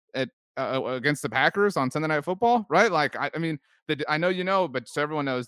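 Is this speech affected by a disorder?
No.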